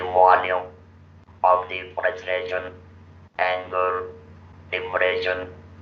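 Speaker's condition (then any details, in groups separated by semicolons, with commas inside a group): Laryngectomy; no natural speech, uses artificial larynx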